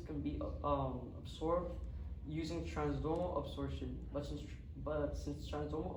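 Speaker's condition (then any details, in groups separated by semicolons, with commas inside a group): No condition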